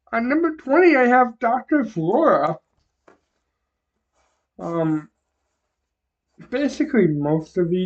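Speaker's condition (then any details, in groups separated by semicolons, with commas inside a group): Cerebral palsy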